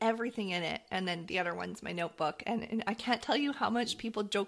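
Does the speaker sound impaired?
No.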